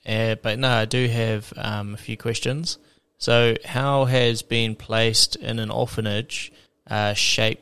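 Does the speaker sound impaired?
No.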